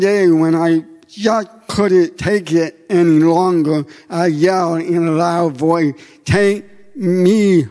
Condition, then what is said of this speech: Deafness. I tell you this so that you will understand that even though I am deaf, I am comfortable in speaking and using my voice.